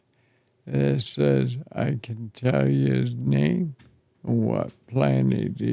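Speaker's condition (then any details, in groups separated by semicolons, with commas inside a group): ALS; affects chest and throat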